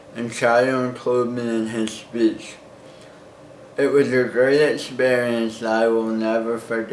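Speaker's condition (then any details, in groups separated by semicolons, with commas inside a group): Cerebral palsy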